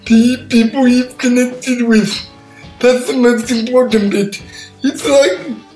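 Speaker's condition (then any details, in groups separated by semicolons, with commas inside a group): Cerebral palsy; all four limbs affected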